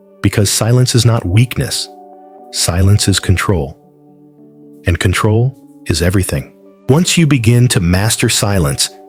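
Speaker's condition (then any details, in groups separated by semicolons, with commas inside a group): No condition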